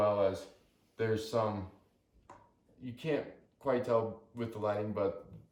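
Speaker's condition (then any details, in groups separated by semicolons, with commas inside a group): No condition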